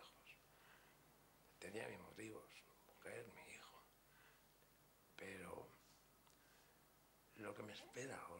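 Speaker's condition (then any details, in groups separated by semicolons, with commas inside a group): ALS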